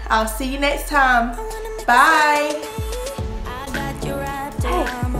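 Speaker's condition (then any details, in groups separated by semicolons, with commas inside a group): No condition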